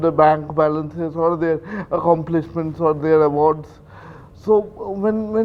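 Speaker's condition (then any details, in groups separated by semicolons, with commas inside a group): Cerebral palsy; present from birth, four major surgeries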